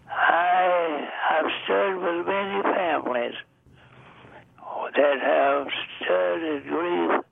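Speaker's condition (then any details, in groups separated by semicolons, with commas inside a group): Deafness; also blind, age 99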